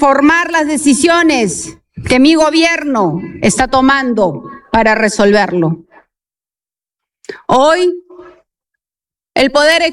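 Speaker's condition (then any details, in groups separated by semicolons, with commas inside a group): No condition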